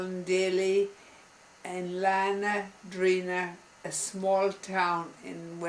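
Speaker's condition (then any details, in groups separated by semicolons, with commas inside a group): Multiple sclerosis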